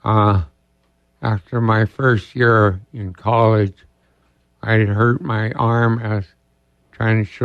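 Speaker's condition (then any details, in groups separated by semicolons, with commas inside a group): ALS; diagnosed about two years ago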